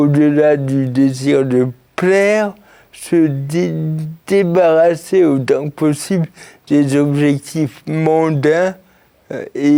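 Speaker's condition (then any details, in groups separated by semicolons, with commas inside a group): Cerebral palsy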